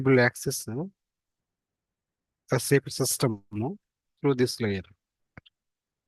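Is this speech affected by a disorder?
No.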